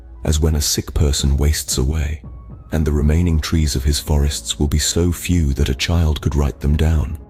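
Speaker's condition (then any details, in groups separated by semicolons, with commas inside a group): No condition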